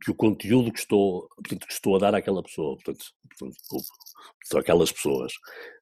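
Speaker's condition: Stuttering; lifelong stutter since childhood, speech therapy about 30 years ago, techniques still used when needed; stuttering more while discussing stuttering; worse discussing it, with people waiting, time pressure, varies daily, certain words, syllables, word substitution, poor diction; repeated sounds

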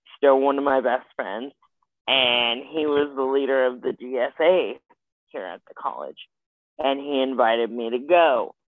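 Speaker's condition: Spastic quadriplegic cerebral palsy; age 27

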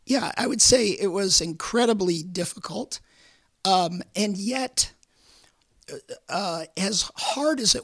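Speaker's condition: Repeated vocal cord surgery; 19 vocal cord surgeries, 25 surgeries total, Hodgkin's lymphoma diagnosed at age 36, cancer three times

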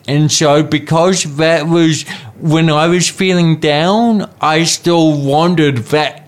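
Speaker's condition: Cerebral palsy; later physio through athletics

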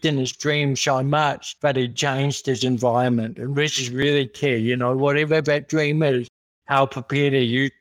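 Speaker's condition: Cerebral palsy; congenital

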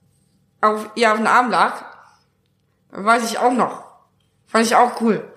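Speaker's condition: Down syndrome; trisomy 21

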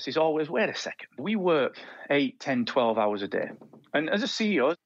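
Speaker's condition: No condition

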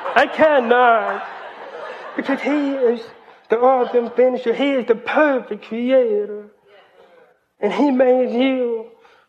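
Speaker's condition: Hearing loss, cochlear implant; completely deaf until age 12, invasive painful surgery, speech therapy, college; doctors predicted poor speech at age 5, parents pushed speaking over sign language

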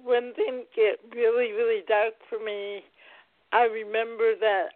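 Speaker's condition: Cerebral palsy, mild; heart rate dropped at delivery, not breathing at birth, 45 minutes to breathe, delayed motor milestones; mildly affects speech, physical and occupational therapy from early life

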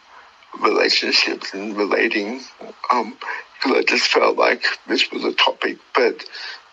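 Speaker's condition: Cerebral palsy; born two months premature

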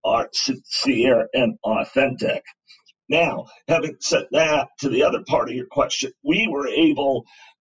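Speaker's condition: Spasmodic dysphonia; could not talk much

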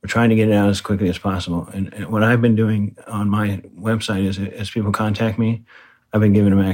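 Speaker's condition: Parkinson's disease; about 6 years since diagnosis, low medication first 3 years, more as symptoms worsen

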